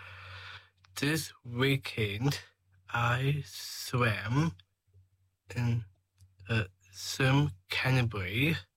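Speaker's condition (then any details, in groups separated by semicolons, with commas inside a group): Down syndrome; 21 years old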